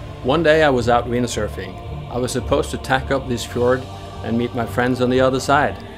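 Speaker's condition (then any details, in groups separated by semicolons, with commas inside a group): No condition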